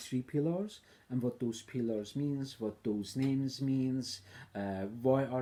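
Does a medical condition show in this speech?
No.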